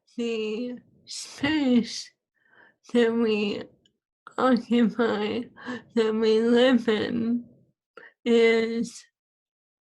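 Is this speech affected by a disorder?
Yes: ALS; swallowing lost.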